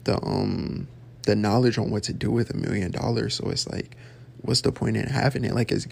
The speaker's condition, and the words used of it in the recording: No condition.